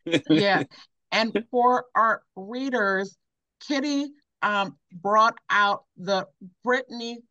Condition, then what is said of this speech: Aphasia. Like I can comprehend well, but I can't repeat